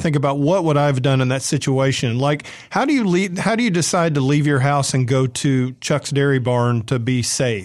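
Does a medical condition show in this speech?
No.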